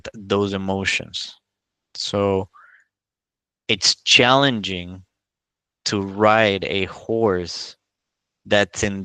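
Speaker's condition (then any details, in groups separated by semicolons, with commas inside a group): No condition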